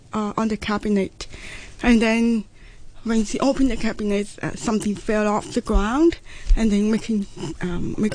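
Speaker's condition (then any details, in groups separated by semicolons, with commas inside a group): Profound deafness, congenital profound hearing loss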